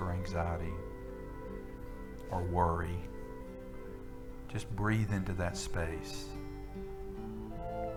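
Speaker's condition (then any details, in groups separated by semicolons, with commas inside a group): No condition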